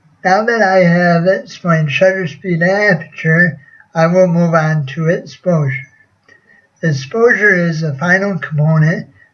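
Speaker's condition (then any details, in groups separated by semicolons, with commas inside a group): Cerebral palsy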